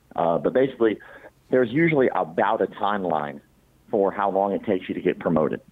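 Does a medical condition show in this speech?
Yes: cleft palate; congenital.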